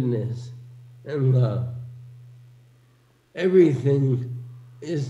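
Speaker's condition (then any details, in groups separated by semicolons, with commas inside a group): ALS; bulbar onset; losing speech, a little difficult to understand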